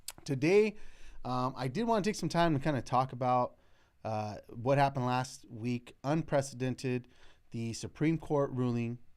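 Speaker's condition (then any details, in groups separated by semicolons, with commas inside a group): No condition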